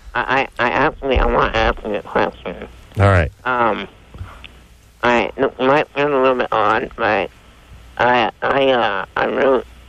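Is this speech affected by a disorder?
Yes: spinal muscular atrophy; Werdnig-Hoffmann type, severe form, from birth, uses wheelchair.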